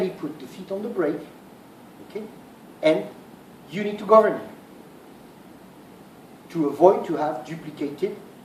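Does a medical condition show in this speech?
No.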